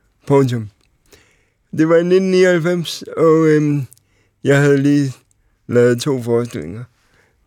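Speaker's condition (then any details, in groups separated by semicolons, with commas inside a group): Cerebral palsy; uses wheelchair, six wheels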